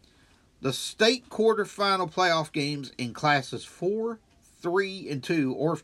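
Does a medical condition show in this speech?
No.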